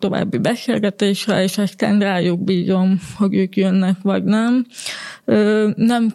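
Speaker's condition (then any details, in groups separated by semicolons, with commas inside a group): Hearing impairment; grew up in mainstream integration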